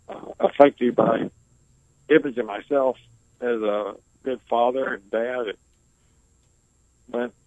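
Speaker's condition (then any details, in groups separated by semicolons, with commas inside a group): ALS; ALS diagnosed nearly 20 years ago, initially given 2 to 5 years to live; pauses along the way when speaking due to ventilator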